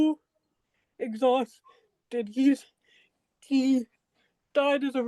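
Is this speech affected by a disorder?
Yes: cerebral palsy.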